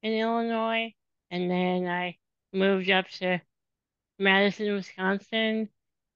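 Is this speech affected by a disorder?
Yes: spinal muscular atrophy; from birth, genetic, motorized wheelchair user whole life, depends on caregivers; progressive muscle weakness throughout body.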